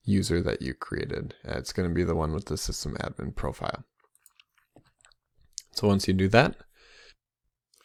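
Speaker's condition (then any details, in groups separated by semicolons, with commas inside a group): No condition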